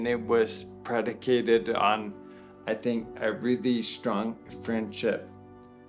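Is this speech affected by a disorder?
Yes: bulbar onset ALS; recently diagnosed, age 36, symptoms about two years; speech problems first symptom, fasciculations.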